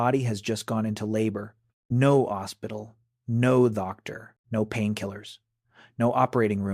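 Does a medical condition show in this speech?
No.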